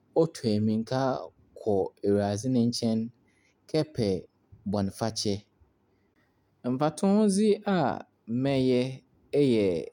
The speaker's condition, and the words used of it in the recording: No condition.